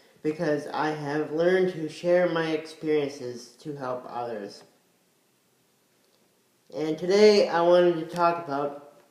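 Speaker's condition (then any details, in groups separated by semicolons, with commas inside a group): Cerebral palsy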